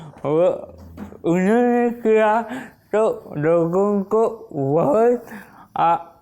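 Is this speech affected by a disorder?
Yes: Wilson's disease; onset at age 16.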